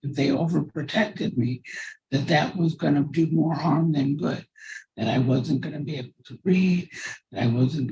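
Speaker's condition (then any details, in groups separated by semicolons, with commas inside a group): Cerebral palsy; from birth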